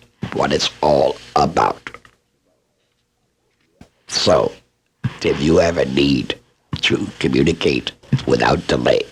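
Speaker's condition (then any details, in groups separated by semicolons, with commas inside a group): Laryngectomy, oesophageal; larynx removed, esophageal voice; different pitch, low volume, exaggerated lip movements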